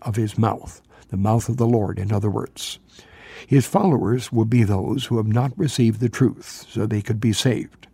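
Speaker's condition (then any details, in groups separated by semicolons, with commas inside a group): No condition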